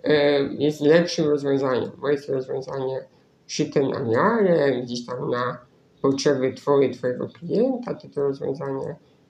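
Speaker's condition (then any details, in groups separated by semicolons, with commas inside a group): Spinal muscular atrophy; cannot use normal keyboard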